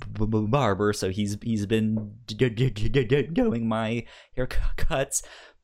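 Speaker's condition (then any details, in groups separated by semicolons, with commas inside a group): Stutter; speech impediment, past speech therapy; hears own voice through headphone monitoring while recording, finds it disorienting; therapist described costly in-ear device echoing own voice milliseconds late, said to help; repeated sounds, blocks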